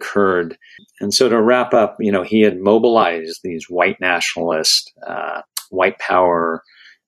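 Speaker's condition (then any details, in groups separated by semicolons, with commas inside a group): No condition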